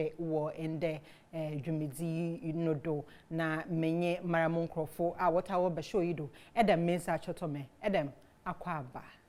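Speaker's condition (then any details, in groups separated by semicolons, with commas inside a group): No condition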